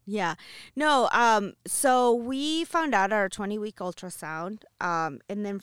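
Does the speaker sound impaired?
No.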